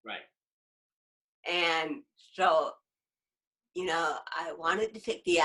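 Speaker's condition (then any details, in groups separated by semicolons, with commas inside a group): Cerebral palsy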